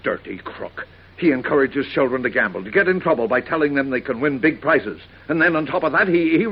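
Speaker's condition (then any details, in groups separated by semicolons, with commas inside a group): No condition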